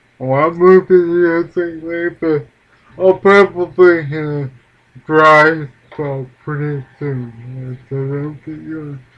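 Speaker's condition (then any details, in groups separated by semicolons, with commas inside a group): Cerebral palsy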